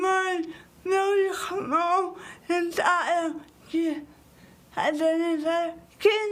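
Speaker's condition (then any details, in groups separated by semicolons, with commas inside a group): Cerebral palsy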